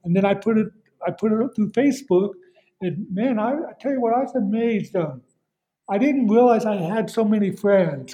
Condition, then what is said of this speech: Aphasia. I always go around, but eventually I get there.